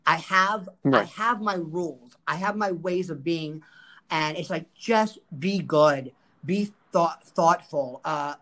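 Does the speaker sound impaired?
Yes: stuttering; stuttering since school years, teased for it; present-tense self-report of stuttering; here repeated sounds.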